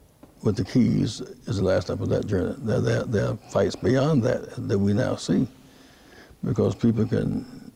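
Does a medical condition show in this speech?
Yes: Parkinson's disease; speech therapy.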